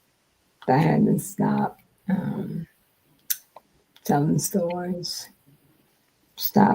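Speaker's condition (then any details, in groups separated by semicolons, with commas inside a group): Multiple sclerosis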